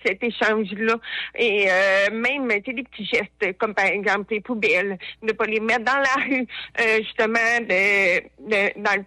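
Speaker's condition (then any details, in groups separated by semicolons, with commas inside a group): Hard of hearing; not very visible, daily obstacles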